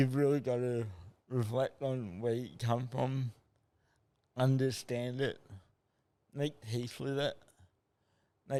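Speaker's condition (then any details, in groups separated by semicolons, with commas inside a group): Cerebral palsy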